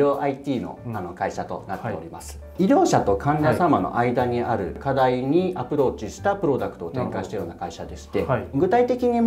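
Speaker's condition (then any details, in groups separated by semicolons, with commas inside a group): No condition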